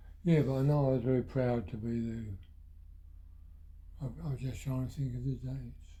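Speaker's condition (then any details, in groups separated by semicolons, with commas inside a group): Parkinson's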